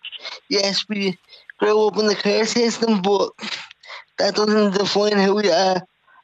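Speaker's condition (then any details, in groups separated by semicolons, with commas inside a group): Cerebral palsy; secondary scoliosis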